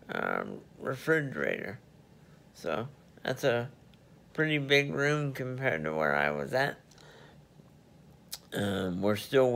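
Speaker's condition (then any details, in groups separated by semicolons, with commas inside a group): Spastic diplegia cerebral palsy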